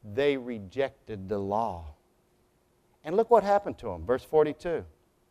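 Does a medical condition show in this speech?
No.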